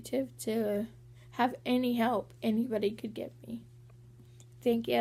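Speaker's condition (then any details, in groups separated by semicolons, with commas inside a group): Cerebral palsy; walking sometimes hard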